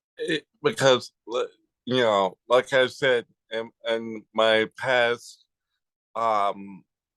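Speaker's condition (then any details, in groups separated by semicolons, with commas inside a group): Cerebral palsy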